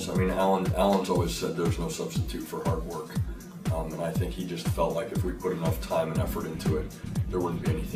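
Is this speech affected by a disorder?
No.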